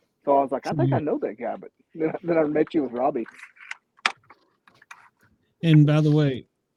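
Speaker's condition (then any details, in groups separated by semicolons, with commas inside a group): No condition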